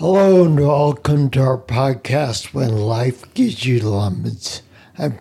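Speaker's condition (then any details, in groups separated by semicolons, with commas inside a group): Spinocerebellar ataxia; speech impediment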